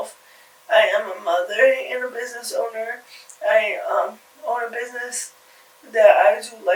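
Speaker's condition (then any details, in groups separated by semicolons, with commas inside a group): Cerebral palsy; from birth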